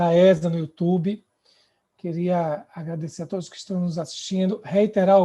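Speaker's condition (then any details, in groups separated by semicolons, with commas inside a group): No condition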